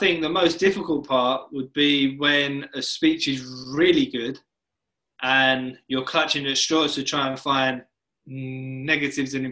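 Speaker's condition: Stutter; stutter from very young age, persisting into adolescence and adulthood, weekly traditional speech therapy, therapist advised slowing down; currently working on speech, has attended a couple of Toastmasters meetings; prolonged sounds

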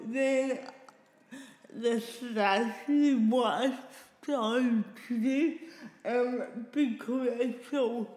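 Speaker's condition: Cerebral palsy; past speech therapy with recorded playback, lost speech six days in Tasmania

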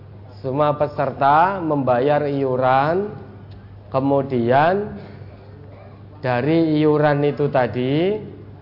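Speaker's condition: No condition

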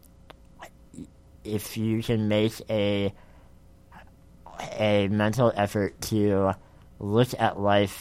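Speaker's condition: Spinal muscular atrophy; uses expensive wheelchair

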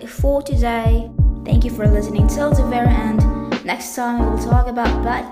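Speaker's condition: No condition

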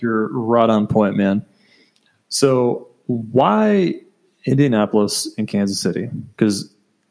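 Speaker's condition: No condition

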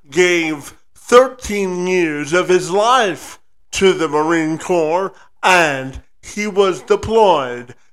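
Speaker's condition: Spastic quadriplegia cerebral palsy; severe

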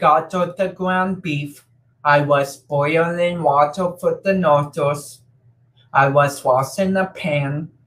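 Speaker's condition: Cerebral palsy; hands do not cramp

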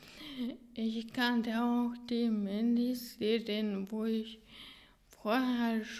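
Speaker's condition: Ataxia, severe; hereditary ataxia, nerve disease, 100% disability status assessed last year; limited speech ability, communication impaired

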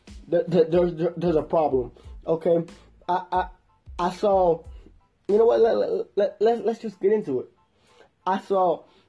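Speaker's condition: Stuttering; repeated sounds, repeated words

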